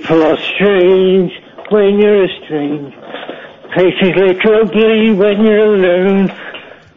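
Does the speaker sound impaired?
Yes: Parkinson's; likely worse in heat tonight, sweating; hard to understand tonight, host struggling to follow.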